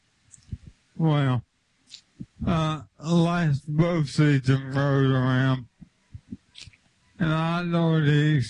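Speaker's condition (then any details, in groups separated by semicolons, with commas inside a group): ALS; limb onset, left hand weakness first, spread through left arm, slight right leg symptoms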